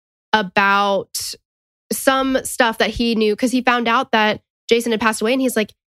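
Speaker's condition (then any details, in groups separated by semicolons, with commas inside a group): No condition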